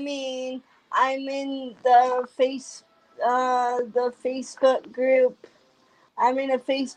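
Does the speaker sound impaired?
Yes: cerebral palsy; cannot walk.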